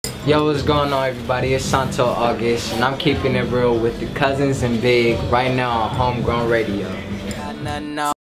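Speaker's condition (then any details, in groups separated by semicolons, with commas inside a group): No condition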